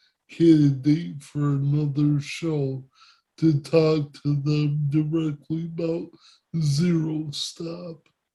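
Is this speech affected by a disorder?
Yes: cerebral palsy; speech impairment.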